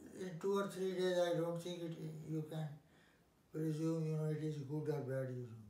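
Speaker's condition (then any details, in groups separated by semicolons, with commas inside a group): Parkinson's disease; high-dose thiamine, mucuna for L-dopa, no carbidopa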